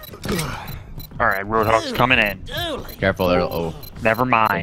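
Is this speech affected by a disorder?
No.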